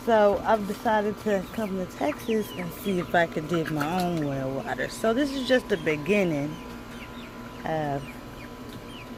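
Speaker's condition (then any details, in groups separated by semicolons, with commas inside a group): No condition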